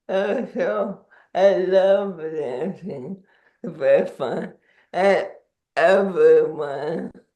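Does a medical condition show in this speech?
Yes: ALS; sometimes cannot speak, needs interpreter, breathing concerns.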